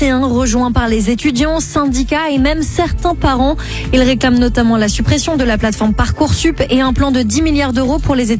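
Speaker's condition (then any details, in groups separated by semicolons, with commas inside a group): No condition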